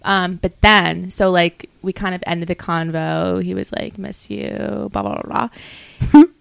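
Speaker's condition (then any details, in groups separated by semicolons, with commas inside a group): No condition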